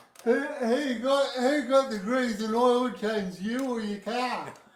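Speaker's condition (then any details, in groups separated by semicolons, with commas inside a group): Cerebral palsy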